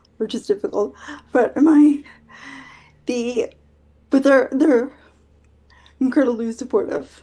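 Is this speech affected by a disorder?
Yes: quadriplegic cerebral palsy.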